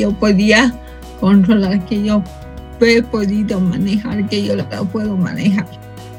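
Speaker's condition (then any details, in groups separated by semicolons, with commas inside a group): Cerebral palsy from birth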